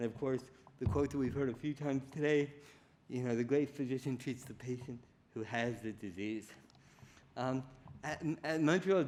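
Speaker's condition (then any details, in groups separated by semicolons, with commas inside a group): Cerebral palsy; diagnosed at age four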